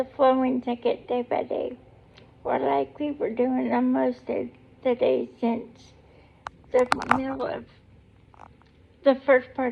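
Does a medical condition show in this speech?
Yes: cerebral palsy; able to talk.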